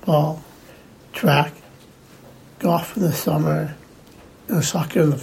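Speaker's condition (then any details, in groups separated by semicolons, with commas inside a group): Down syndrome; extra chromosome, age 41, congenital heart disease, replaced pulmonary valve, ventricular tachycardia, defibrillator, some lung disease; COVID-19 recovery after Brigham and Women's Hospital Boston trip, second vaccine dose, back to exercising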